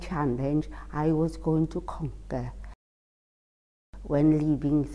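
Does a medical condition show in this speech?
Yes: cerebral palsy.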